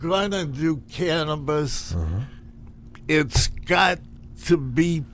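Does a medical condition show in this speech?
Yes: Parkinson's disease; Parkinson's disease diagnosed about 15 years ago, asked neurologist about trying cannabis, childhood accident with disability.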